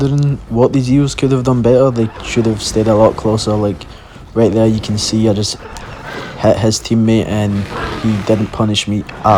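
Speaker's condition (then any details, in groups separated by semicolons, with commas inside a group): No condition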